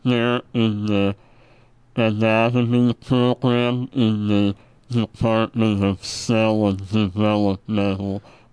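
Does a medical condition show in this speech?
Yes: Treacher Collins syndrome; congenital genetic, no ears or ear canals, no eye sockets or cheekbones, jaw deformities, cleft palate; about 30 surgeries reconstructing whole facial skeleton, bone conduction hearing aids, hears through bones.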